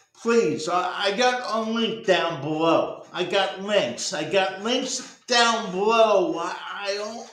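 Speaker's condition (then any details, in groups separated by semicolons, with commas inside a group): Cerebral palsy; speech may be mistaken for intoxication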